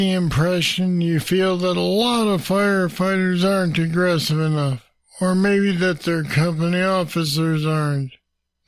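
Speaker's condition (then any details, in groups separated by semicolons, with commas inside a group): Parkinson's disease; deep brain stimulators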